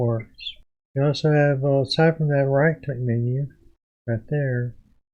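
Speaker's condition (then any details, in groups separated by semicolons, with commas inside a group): Parkinson's disease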